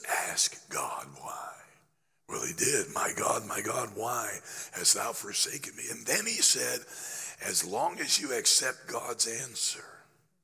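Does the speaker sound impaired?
Yes: laryngeal cancer after radiation, growth on voice box treated with radiation and chemotherapy; voice box not removed.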